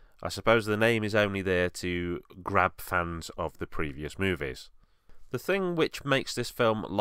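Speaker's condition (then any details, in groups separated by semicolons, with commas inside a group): No condition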